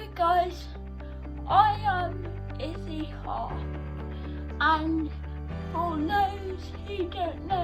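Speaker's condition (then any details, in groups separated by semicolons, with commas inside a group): Cerebral palsy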